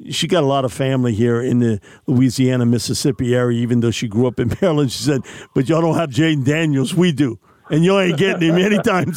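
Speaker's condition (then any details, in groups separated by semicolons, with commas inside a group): No condition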